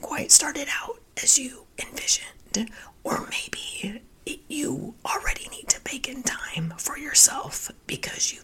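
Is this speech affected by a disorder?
Yes: spasmodic dysphonia; linked by speaker to stress and overwhelm from previous years; voice sounds like laryngitis.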